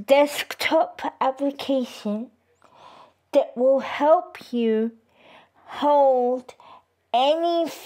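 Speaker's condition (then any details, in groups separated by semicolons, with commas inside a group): Cerebral palsy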